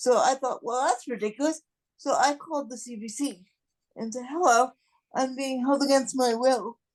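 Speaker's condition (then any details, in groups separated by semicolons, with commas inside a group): Cerebral palsy; non-progressive, will not improve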